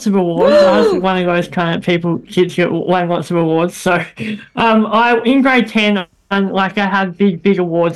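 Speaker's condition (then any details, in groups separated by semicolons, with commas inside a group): Bilateral cleft lip and palate; as child hard to understand, squeaky, very airy, nasal voice, speech hindered drama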